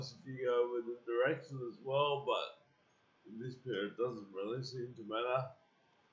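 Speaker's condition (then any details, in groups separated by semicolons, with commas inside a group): Cerebral palsy; uses wheelchair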